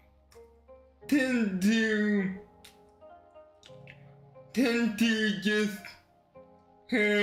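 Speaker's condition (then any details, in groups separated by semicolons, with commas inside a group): Cerebral palsy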